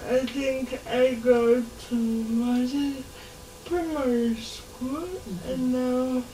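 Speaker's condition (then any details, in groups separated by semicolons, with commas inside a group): Cerebral palsy; slow speaker, listeners take time to understand, speaks verbally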